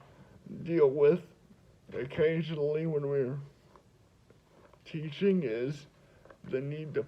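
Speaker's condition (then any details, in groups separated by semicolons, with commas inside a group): Cerebral palsy; spasticity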